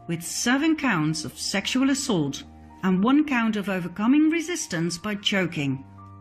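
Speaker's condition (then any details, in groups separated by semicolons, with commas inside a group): No condition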